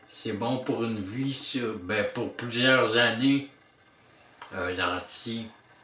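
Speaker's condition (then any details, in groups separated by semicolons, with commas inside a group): Traumatic brain injury; surgery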